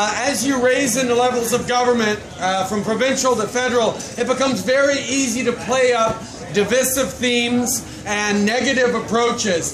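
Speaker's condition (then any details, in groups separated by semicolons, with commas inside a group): No condition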